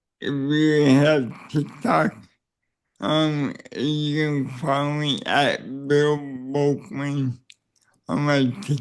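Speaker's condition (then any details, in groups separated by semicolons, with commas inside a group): Cerebral palsy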